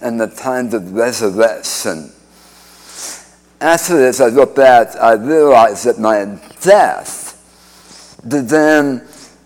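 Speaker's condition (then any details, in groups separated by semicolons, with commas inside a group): Speech impediment after cancer surgery; no speech with tracheostomy after surgery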